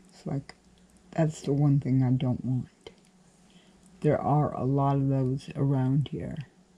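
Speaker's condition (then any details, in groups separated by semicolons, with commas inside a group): Cerebral palsy; cannot walk, crawls to get around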